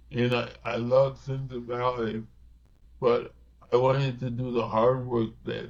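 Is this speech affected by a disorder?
Yes: cerebral palsy.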